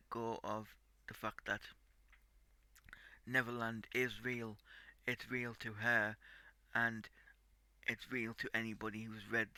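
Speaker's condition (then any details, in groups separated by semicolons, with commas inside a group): Cerebral palsy; tight muscles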